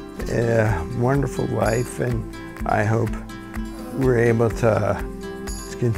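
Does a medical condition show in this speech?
Yes: ALS; two or more years since diagnosis.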